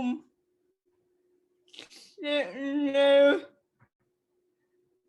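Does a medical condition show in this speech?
Yes: cerebral palsy; speech affected.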